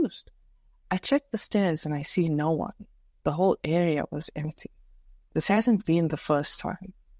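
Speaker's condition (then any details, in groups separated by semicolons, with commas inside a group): No condition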